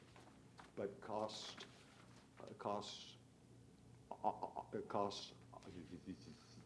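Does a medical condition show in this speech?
Yes: stuttering; stutter since age 5, now aged 74, about 69 years; stutters while speaking at county council meeting, asks listeners' forgiveness; here repeated sounds, blocks.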